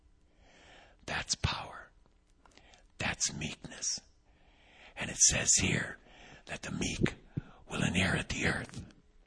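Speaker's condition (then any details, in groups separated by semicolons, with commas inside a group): Vocal cord paralysis, unilateral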